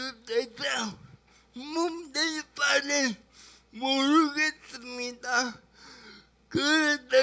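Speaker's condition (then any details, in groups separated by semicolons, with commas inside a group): Brain lesion disability grade 1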